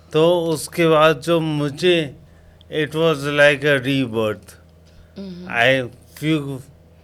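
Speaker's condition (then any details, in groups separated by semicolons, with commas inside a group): Coma after road accident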